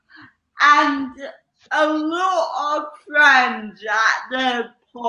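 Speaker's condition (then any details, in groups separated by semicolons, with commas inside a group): Cerebral palsy; slow speech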